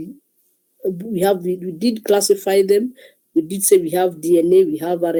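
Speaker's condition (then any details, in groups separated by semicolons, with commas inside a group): No condition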